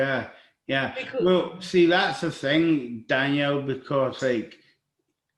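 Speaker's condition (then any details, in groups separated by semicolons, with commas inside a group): Cerebral palsy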